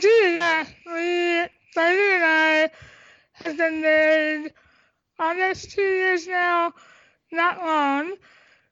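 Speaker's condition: Tracheostomy; congenital cystic hygroma of head and neck, lymphatic system, cysts in airway and esophagus, 50-60 surgeries; age 28, tracheostomy and stomach feeding tube since few days old, breathes through neck tube; doctors predicted never talking, learned to talk, unable to swallow, breathing effortful when running

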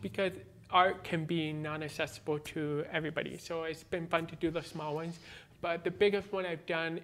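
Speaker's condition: Born deaf, cochlear implant, congenital

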